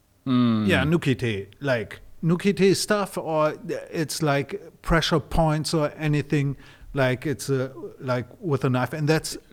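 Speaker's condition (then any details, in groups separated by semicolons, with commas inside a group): No condition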